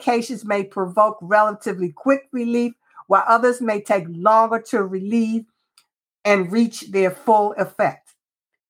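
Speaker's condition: No condition

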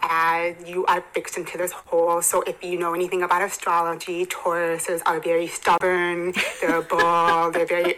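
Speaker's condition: Hearing impairment; bilateral cochlear implants

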